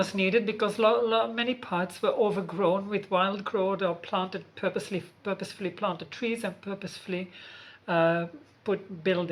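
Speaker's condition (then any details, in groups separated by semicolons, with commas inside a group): No condition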